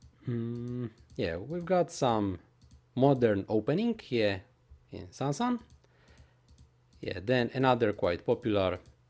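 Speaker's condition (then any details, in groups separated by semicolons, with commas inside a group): No condition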